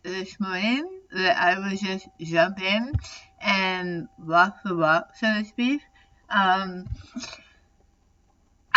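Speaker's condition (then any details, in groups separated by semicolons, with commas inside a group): Tongue cancer surgery; over half of tongue removed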